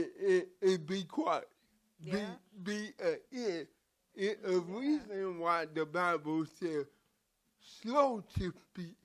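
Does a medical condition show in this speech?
Yes: cerebral palsy; from birth.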